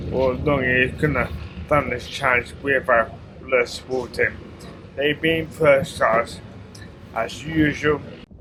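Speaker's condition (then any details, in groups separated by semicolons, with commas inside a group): Motor neuron disease; degenerative, spasticity and cramps with cold and exercise; reduced physical capability, still cycles long distances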